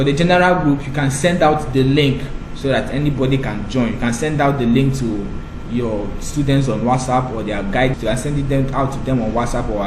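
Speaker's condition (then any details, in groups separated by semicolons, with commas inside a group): No condition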